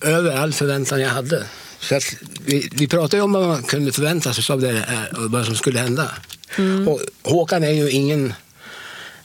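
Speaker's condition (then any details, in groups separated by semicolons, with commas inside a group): Parkinson's disease; 18 years with Parkinson at study entry, nearly 8 million stem cells transplanted into brain, doctor Håkan Widner; over 3 years after transplant, treatment completed, much improved, no longer in pain, functions roughly as before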